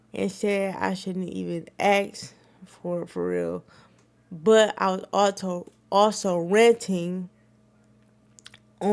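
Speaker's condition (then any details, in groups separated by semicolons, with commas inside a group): Cerebral palsy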